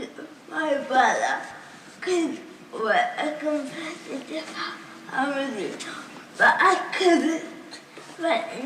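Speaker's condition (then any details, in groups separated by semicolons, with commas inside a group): Cerebral palsy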